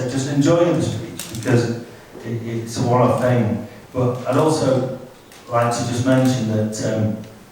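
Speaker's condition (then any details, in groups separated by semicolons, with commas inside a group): No condition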